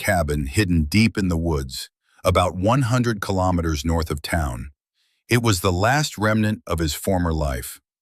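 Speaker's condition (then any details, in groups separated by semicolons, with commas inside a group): No condition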